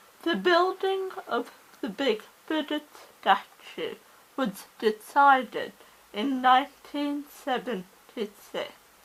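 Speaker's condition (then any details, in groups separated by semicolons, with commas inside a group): Cerebral palsy; oxygen starvation at birth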